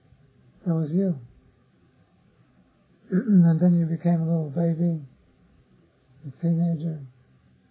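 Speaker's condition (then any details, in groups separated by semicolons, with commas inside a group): Parkinson's disease; others offer remedies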